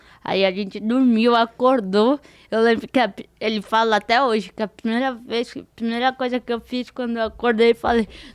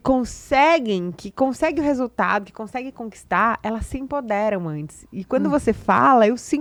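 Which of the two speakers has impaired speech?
The first: cerebral palsy; diparetic form.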